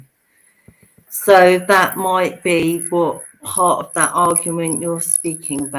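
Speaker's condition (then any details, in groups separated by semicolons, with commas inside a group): Motor neurone disease; bulbar onset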